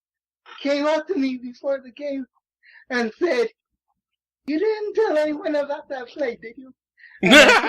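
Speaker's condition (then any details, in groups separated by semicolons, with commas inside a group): Cerebral palsy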